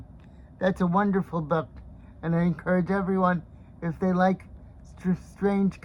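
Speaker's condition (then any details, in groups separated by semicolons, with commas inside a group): Cerebral palsy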